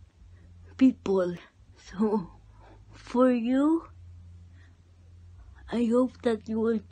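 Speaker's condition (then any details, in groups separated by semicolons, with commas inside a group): Cerebral palsy; present from birth, cannot walk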